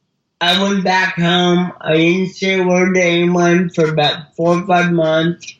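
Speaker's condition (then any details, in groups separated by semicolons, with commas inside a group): Cerebral palsy; wheelchair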